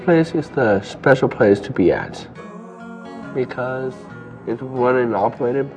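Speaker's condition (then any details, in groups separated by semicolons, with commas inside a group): Down syndrome; diagnosed disability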